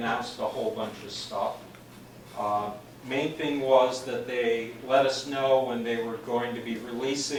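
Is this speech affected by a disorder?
No.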